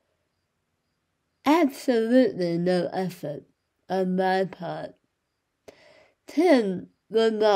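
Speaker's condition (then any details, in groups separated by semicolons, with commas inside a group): Speech loss after cancer treatment; mute for months after surgery, speech therapy helped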